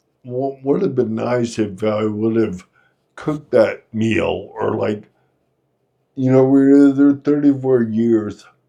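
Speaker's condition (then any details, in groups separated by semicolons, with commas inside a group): Friedreich's ataxia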